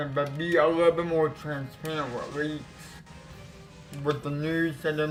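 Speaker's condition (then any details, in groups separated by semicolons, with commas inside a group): Cerebral palsy; affects legs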